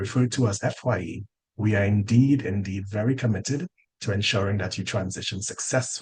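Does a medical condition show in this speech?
No.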